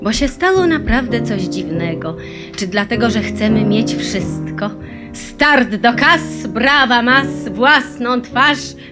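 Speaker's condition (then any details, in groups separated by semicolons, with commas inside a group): No condition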